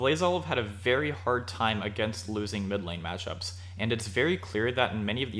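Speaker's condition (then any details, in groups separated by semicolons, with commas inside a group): No condition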